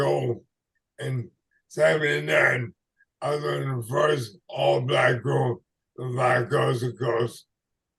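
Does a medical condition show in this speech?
Yes: ALS/MND.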